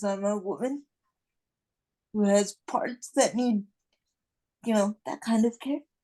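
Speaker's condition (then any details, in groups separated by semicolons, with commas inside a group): Cerebral palsy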